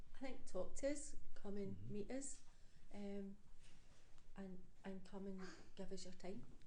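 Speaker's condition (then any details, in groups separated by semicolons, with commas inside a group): No condition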